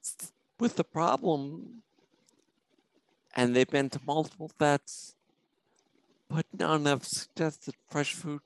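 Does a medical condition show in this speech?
Yes: spinocerebellar ataxia; self-experimenting on own symptoms.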